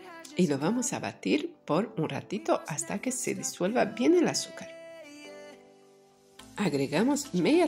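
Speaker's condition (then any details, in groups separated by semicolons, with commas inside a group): No condition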